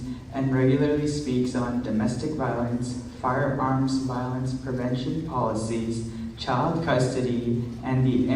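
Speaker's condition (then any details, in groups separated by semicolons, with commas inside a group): No condition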